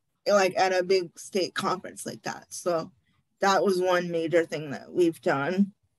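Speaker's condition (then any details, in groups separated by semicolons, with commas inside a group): Cerebral palsy; birth brain injury, premature, wheelchair user; wheelchair since age 5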